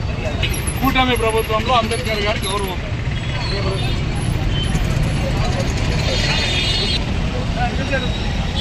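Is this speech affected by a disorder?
No.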